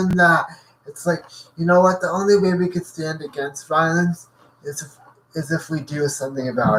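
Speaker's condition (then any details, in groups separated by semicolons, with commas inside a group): Cerebral palsy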